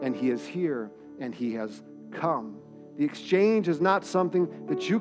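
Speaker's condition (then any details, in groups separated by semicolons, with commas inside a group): No condition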